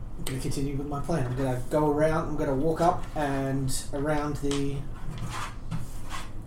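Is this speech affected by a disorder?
No.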